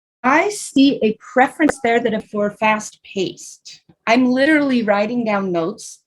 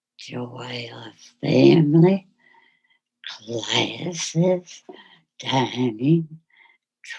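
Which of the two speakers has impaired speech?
The second: spasmodic dysphonia; faulty brain signals to vocal cords; repeated Botox injections, benefit lasts about 3 months; voice lost, hard to understand, smoother after injections.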